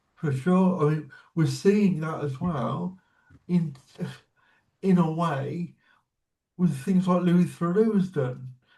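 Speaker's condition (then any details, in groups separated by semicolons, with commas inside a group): Cerebral palsy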